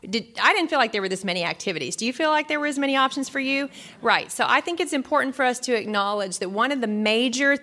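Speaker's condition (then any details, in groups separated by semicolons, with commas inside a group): No condition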